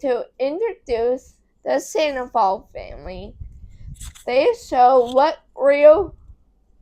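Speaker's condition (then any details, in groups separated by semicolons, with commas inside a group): Cerebral palsy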